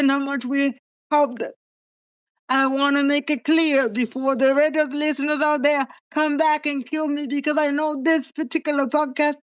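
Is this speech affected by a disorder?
Yes: cerebral palsy; present from birth.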